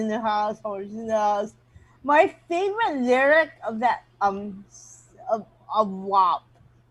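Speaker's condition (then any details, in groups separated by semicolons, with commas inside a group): Mild cerebral palsy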